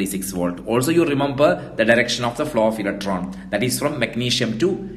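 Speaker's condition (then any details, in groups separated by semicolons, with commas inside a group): No condition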